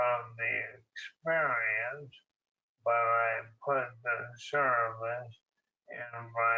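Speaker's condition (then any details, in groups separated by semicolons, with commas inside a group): ALS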